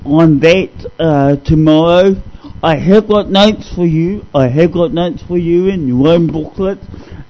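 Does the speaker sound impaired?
Yes: cerebral palsy; discovered at age 2.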